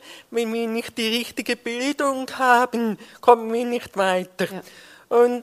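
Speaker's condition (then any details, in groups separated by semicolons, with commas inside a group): Deafness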